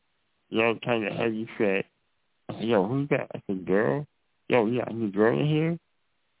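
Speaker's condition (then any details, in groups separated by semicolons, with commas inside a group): Muscular dystrophy; progressive muscle weakness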